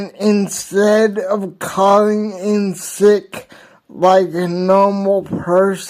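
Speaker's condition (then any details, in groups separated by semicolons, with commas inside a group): Hydrocephalus with shunt failure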